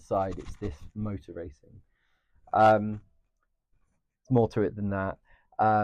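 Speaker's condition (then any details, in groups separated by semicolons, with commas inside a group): No condition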